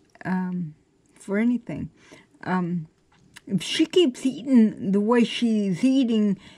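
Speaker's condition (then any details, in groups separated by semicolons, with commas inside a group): Cerebral palsy; affects standing and balance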